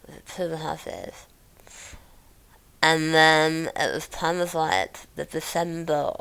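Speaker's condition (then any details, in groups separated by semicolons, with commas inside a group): Mouth cancer; survivor; speech not good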